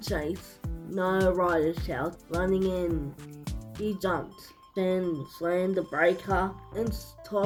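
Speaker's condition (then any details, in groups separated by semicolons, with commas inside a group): Cerebral palsy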